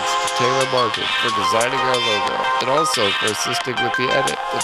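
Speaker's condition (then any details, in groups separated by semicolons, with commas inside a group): Duchenne muscular dystrophy; no family history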